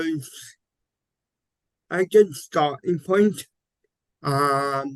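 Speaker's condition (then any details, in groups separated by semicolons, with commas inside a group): Cerebral palsy; mild, ataxic type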